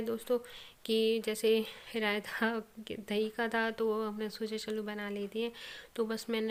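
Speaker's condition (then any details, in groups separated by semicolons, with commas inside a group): No condition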